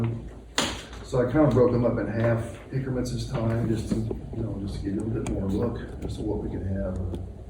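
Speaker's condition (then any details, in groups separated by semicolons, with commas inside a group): No condition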